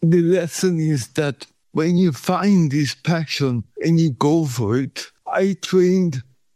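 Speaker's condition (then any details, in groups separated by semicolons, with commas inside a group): Cerebral palsy; pain back within 3 days in Sweden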